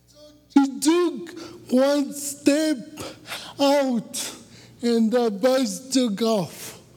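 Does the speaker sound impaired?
Yes: cerebral palsy; from birth, born about two weeks early, umbilical cord around neck, no breathing at birth, cannot control nerves; voice affected, voice described as a curse.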